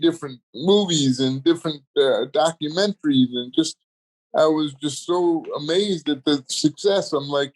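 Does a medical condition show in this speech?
Yes: cerebral palsy.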